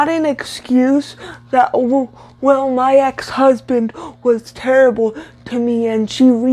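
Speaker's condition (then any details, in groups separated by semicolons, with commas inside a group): Cerebral palsy, severe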